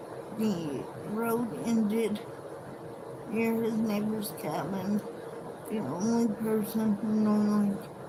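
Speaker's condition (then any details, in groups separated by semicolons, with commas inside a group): Cerebral palsy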